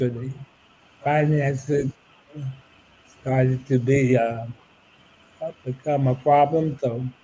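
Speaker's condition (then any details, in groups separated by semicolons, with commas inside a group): ALS; about eight years since diagnosis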